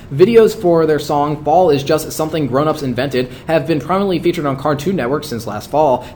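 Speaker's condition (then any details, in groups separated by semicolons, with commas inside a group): No condition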